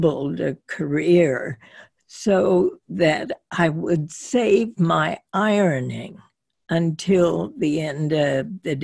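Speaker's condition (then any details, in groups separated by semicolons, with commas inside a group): Spasmodic dysphonia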